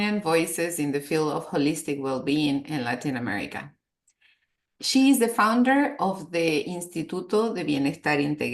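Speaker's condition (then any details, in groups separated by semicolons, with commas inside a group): No condition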